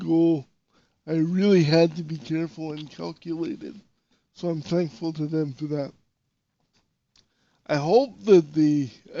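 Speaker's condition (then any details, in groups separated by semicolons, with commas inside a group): Cerebral palsy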